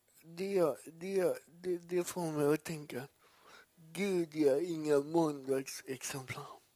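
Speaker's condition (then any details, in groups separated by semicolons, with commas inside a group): Cerebral palsy; legs move involuntarily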